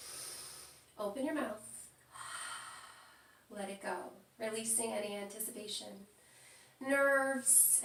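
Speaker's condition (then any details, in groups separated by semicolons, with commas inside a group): No condition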